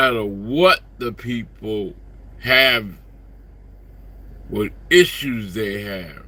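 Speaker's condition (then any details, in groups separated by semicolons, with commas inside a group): Slurred speech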